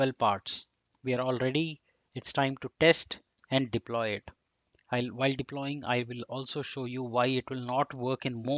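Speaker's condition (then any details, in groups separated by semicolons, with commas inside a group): No condition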